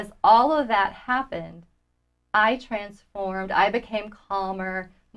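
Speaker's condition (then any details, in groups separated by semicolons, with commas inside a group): No condition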